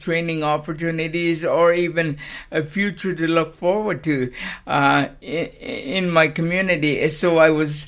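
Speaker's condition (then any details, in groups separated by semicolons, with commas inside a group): Cerebral palsy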